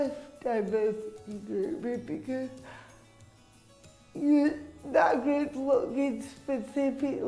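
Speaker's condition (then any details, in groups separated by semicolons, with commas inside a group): Cerebral palsy; speech impediment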